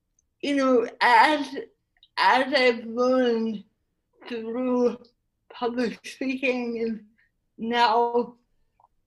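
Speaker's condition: Cerebral palsy; spastic tetraplegia from birth

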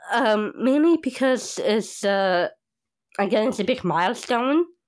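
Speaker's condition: Down syndrome; past knee surgery with metal piece in knee, long hospital stay; age 30, slow to catch breath walking hills, as on Japan trip

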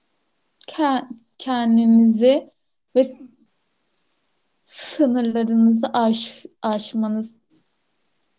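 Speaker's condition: Stuttering; stuttering since before choosing a career; stutters a lot at present; frequent sound and part-word repetitions, repeated initial syllables, filler sounds; prolonged sounds, blocks

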